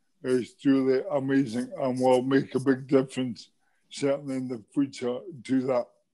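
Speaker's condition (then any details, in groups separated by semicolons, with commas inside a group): MND; terminal, whole body affected, muscle wastage; speaks well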